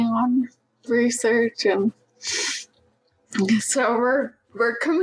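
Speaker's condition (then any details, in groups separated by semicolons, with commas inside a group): Spinocerebellar ataxia 7; affects balance and speech; diagnosed at age 13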